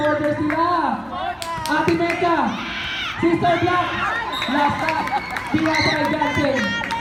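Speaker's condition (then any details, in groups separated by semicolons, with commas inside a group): No condition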